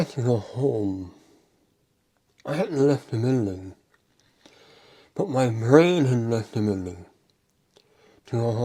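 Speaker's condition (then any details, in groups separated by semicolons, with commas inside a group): Mouth cancer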